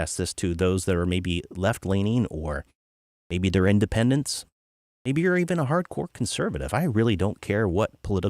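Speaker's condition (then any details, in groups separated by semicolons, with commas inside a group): No condition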